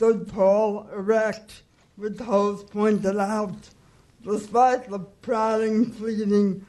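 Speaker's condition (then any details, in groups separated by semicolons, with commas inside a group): Cerebral palsy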